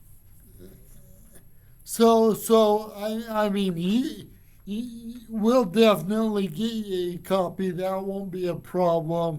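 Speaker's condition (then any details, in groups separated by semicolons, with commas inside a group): Cerebral palsy; from birth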